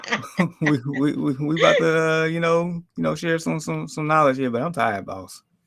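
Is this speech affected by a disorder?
No.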